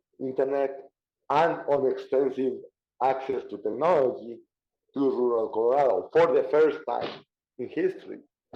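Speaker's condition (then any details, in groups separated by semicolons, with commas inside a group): Cerebral palsy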